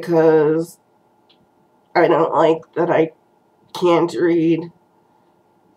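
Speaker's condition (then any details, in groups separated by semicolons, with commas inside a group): Cerebral palsy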